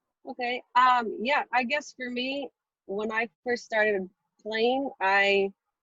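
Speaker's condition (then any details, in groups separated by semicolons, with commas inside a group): No condition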